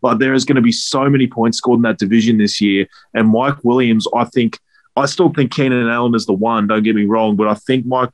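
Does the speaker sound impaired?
No.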